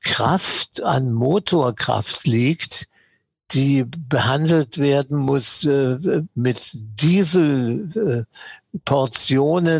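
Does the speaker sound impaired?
Yes: Parkinson's disease; diagnosed 2016 at age 75, tremor for years before, long attributed to stage fright.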